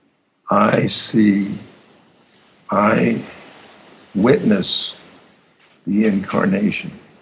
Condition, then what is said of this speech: Aphasia. It's obviously much harder to weave together a complex story with lots of different threads of meaning.